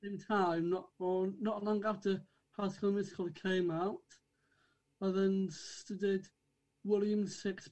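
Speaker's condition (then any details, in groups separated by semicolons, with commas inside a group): Down syndrome; from birth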